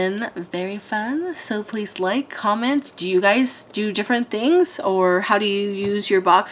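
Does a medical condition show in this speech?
No.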